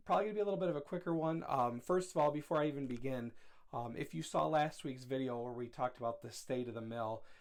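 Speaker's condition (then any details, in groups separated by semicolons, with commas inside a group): No condition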